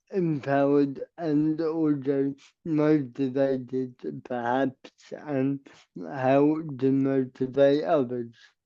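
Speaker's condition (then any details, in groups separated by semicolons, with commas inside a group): Cerebral palsy; permanent wheelchair user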